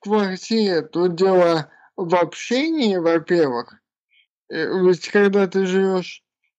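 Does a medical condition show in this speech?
Yes: cerebral palsy.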